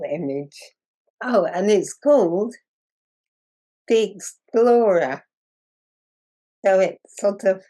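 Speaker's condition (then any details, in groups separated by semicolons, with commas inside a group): Muscular dystrophy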